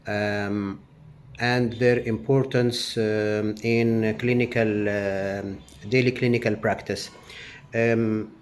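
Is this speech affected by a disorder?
No.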